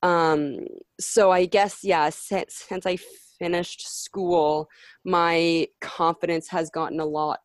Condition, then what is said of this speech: Stuttering. But then if I whisper and speak to an adult, I might stutter, but it's less likely during a whisper.